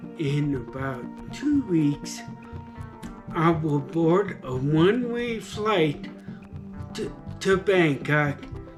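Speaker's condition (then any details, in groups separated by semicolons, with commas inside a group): Traumatic brain injury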